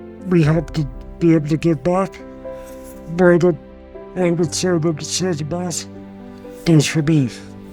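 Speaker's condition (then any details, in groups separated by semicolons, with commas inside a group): ALS; bulbar onset; diagnosed about 18 months after symptom onset; voice worsening, cannot blow up balloons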